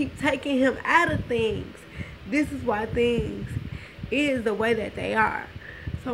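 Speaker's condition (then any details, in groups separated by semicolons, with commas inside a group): Cerebral palsy, spastic; now talking and breathing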